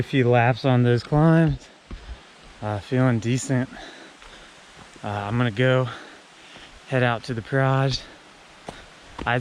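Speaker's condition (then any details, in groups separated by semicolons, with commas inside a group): No condition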